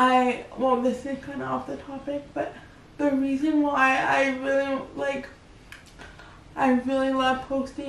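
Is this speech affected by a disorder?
Yes: cerebral palsy; able to talk.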